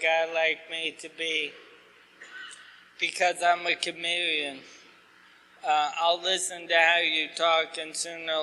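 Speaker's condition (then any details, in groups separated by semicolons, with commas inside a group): ALS; asked to talk slower, clearer, losing voice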